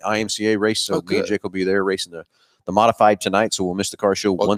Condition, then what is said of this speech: No condition.